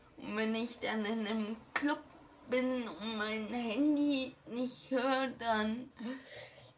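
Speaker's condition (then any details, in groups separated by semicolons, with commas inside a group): Ataxia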